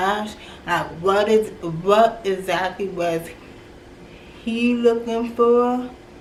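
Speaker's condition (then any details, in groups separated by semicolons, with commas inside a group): Cerebral palsy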